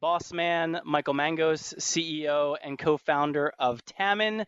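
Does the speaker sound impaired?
No.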